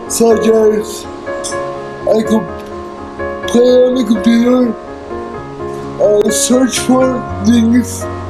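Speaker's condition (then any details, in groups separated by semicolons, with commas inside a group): Cerebral palsy; unable to walk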